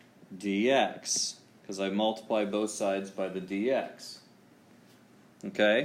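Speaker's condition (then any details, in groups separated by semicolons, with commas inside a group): No condition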